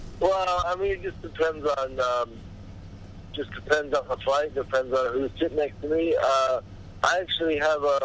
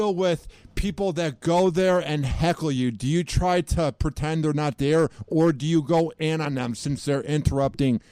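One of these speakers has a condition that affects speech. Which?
The first: cerebral palsy; body deteriorating with age.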